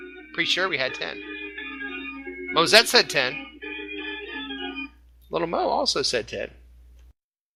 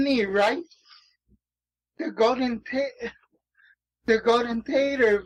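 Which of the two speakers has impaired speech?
The second: cerebral palsy; 3 months premature, affects arms and legs; no pitch control, may be hard to understand.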